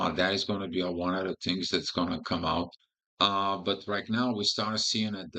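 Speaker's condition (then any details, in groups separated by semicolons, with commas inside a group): No condition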